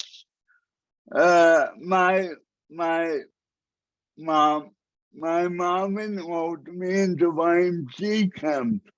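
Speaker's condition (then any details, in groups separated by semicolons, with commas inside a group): Cerebral palsy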